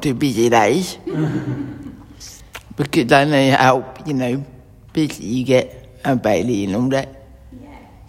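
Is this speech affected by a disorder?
Yes: cerebral palsy; fear of kettle tasks, right eye long-sighted, left short-sighted, poor depth perception.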